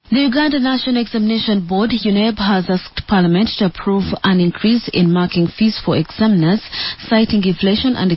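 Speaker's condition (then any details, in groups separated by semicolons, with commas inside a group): No condition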